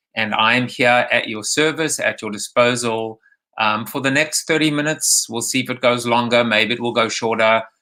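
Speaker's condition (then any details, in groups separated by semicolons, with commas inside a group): No condition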